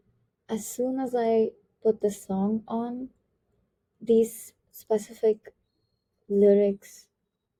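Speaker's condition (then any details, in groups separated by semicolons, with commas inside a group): No condition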